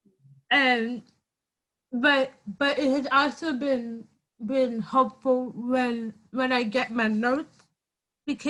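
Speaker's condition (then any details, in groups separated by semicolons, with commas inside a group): Cerebral palsy; from birth, congenital deafness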